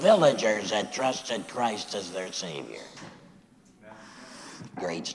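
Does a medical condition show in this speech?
Yes: laryngectomy after throat cancer; throat cancer treated with chemo and radiation, recurred, voice box removed, voice prosthesis placed; voice produced through throat prosthesis, likened to kazoo, altered tone of voice joked about.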